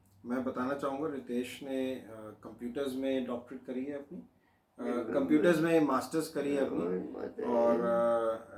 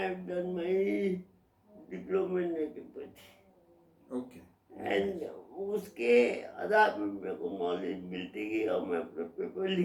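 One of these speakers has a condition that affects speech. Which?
The second: cerebral palsy; from birth, spasticity, muscle tightness.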